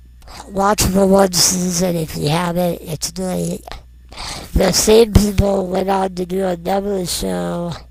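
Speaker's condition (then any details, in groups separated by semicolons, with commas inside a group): Non-progressive muscular dystrophy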